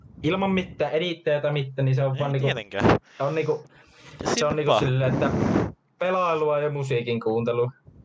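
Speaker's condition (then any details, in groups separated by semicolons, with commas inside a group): No condition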